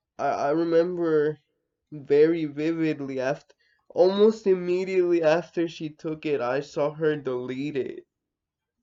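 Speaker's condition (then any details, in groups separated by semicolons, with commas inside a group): Cerebral palsy, mixed, mild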